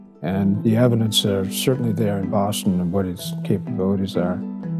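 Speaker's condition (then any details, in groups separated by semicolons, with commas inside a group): No condition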